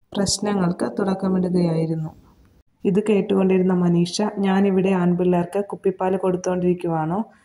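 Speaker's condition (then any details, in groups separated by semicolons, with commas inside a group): No condition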